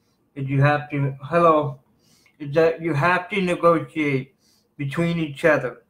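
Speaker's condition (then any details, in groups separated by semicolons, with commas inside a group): Cerebral palsy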